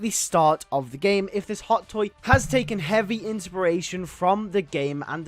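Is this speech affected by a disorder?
No.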